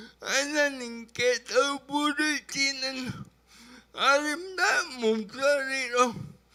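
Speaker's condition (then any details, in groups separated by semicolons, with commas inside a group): Brain lesion disability grade 1, severe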